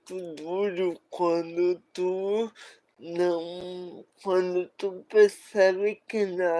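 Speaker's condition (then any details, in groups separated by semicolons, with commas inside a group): Paralysis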